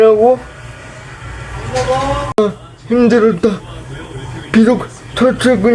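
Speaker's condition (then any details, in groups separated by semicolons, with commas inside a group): Brain lesion disability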